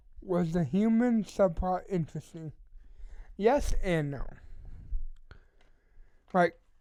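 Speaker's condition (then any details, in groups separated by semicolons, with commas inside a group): Cerebral palsy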